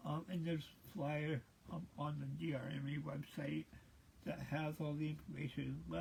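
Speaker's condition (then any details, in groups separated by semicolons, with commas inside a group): Cerebral palsy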